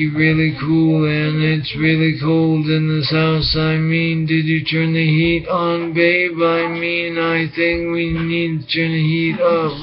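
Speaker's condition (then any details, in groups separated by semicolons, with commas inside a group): Brain injury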